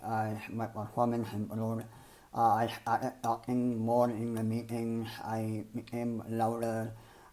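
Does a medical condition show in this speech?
Yes: cleft palate and lip; congenital cleft lip and palate, repeated speech-improving surgeries.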